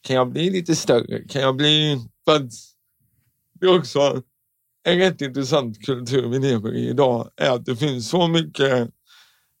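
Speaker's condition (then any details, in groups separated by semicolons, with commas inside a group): Cerebral palsy; speech therapy in childhood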